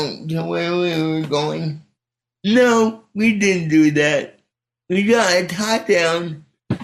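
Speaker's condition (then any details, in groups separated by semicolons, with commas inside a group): Cerebral palsy; spastic type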